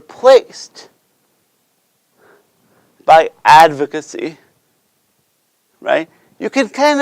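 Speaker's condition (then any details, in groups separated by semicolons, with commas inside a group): Cerebral palsy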